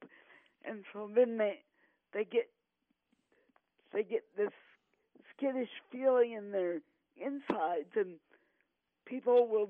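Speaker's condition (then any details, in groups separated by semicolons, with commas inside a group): Cerebral palsy; since birth; 18 years of speech therapy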